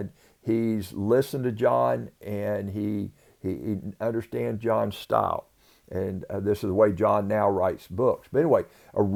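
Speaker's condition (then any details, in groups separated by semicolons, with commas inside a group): No condition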